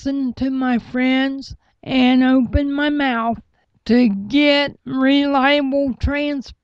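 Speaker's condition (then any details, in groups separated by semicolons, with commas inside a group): Cerebral palsy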